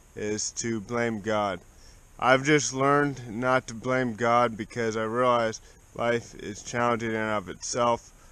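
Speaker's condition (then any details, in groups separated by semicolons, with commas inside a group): Cerebral palsy, spastic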